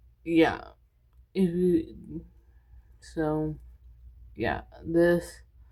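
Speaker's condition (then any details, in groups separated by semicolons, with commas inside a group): Cerebral palsy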